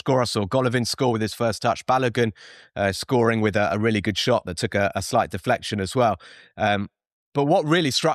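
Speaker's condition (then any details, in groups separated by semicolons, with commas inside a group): No condition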